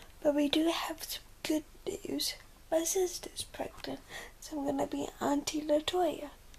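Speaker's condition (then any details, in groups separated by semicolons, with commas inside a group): Cerebral palsy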